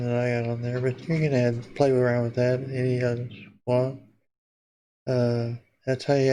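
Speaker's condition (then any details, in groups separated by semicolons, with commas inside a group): Parkinson's disease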